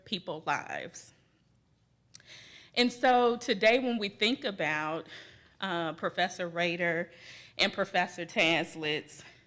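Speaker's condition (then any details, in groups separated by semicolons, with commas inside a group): No condition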